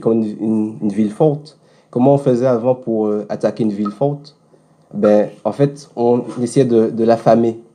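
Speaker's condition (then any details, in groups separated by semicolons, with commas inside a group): No condition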